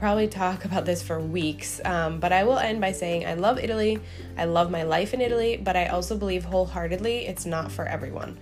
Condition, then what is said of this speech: No condition.